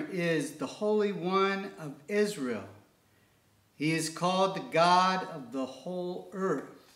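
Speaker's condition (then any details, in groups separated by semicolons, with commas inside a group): No condition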